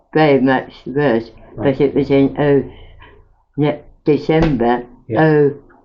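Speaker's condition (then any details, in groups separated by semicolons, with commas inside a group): Mouth cancer after operations; tracheotomy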